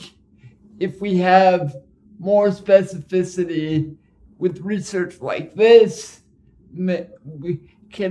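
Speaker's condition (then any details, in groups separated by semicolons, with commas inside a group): Cerebral palsy; powered wheelchair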